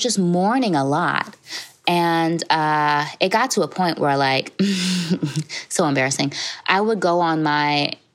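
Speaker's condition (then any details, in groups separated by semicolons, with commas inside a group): Stutter; severe in high school around age 17, fear of talking and communicating; prolonged sounds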